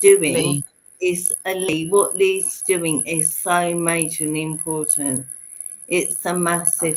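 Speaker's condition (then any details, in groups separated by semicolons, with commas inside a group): Motor neurone disease; speech and swallowing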